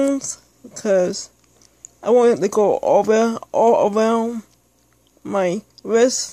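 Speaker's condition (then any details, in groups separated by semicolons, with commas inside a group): Speech impairment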